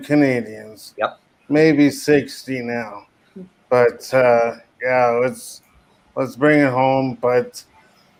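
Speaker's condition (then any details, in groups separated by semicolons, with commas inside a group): Cerebral palsy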